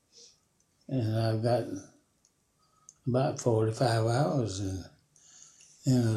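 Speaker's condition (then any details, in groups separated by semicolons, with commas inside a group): Parkinson's; about 5 years since onset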